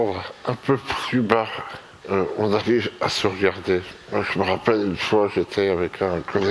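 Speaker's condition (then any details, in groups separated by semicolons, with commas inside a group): Myopathy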